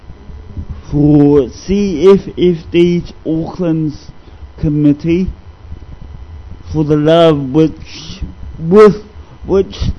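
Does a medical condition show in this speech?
Yes: cerebral palsy; cerebral palsy from being dropped in infancy while passed between relatives, discovered at age 2.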